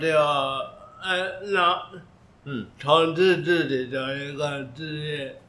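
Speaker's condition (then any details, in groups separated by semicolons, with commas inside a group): Brain injury with language impairment; brain damage; thinking otherwise typical, communication initially poor, improved since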